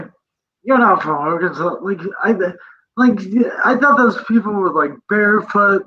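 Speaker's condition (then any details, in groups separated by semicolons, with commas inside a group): Cerebral palsy; present from birth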